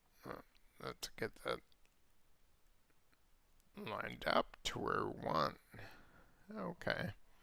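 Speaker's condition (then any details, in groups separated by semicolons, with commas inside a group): Multiple sclerosis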